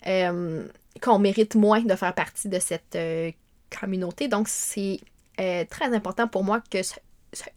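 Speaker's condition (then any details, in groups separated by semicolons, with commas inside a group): Stuttering; meditation practice for some years, found helpful; repeated sounds, prolonged sounds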